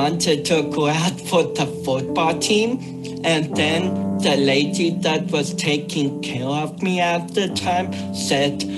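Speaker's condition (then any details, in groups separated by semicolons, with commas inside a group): Cerebral palsy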